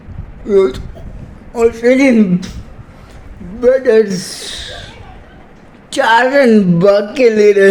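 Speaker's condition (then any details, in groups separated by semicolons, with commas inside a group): Cerebral palsy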